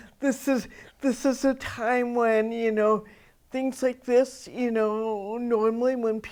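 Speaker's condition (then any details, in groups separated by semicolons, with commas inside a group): Cerebral palsy; atypical speech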